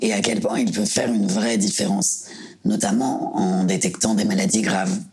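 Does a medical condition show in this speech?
Yes: vocal cord cancer; head and neck cancer of vocal cords, onset under age 30.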